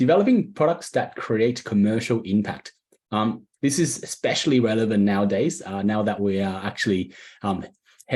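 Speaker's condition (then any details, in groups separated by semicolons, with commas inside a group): No condition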